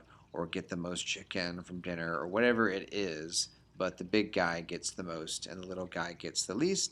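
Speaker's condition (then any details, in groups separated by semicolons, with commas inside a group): No condition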